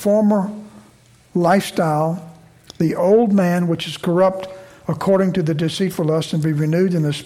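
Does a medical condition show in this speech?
No.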